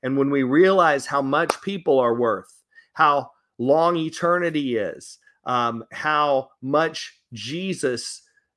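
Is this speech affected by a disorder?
No.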